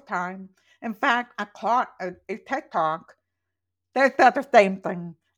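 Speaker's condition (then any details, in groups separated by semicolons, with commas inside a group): Profoundly deaf, congenital; born profoundly deaf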